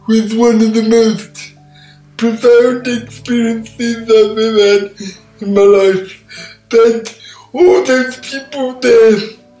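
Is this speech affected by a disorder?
Yes: cerebral palsy; speech impairment, takes listeners a while to catch on, listeners hesitant to ask for repeats.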